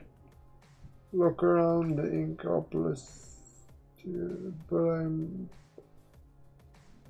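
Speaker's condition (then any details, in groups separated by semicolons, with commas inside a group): Quadriplegic cerebral palsy; uses one hand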